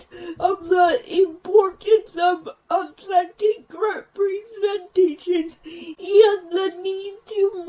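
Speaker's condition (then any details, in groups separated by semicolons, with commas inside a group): Physical speech impairment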